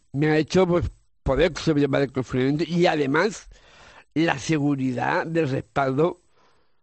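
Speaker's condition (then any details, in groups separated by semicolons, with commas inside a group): Down syndrome; congenital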